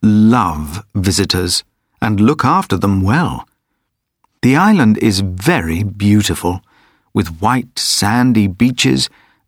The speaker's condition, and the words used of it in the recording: No condition.